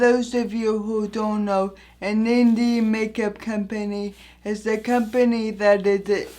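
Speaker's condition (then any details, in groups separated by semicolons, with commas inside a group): Anoxic brain injury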